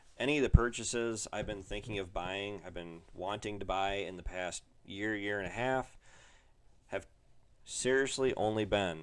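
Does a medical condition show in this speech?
No.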